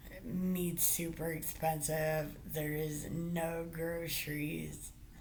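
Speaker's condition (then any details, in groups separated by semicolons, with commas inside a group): Brain injury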